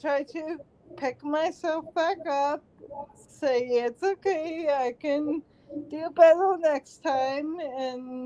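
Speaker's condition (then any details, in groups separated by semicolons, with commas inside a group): Cerebral palsy; since birth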